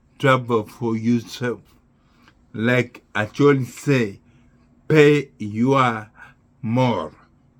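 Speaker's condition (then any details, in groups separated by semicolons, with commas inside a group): Neurological disease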